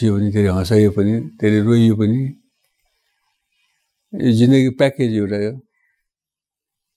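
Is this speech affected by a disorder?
Yes: Parkinson's disease; slurred, jumbled speech, sometimes hard to understand, sometimes sounds fine, dry mouth.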